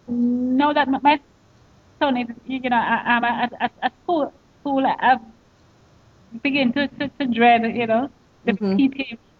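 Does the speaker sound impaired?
Yes: stuttering; stuttering since childhood, familial, father Thomas and an aunt stutter, only one of father's seven children affected; stutters on own first name, uses substitute name, stutters more when upset, feels panic when stuttering; here repeated sounds.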